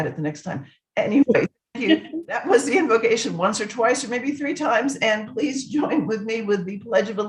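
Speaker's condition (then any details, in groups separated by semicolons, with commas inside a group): No condition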